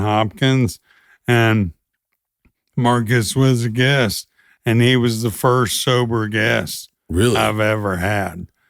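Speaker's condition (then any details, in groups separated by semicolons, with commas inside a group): ALS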